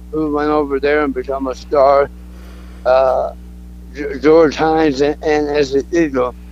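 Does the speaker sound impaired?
Yes: throat cancer; throat cancer over last couple of years; cancer survivor, alive and well; speech not the best as result of throat cancer, may sound drunk, quit podcasts over it.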